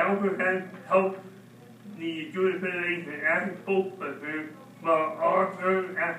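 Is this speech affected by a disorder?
Yes: mild cerebral palsy.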